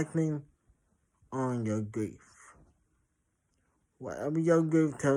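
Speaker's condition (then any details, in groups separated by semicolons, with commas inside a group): Traumatic brain injury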